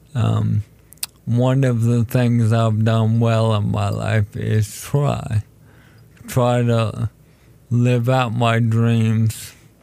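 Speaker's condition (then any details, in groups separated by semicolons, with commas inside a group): ALS; diagnosed almost 4 years ago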